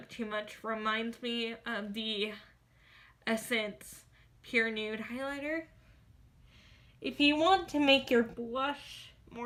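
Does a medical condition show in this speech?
Yes: cerebral palsy, spastic.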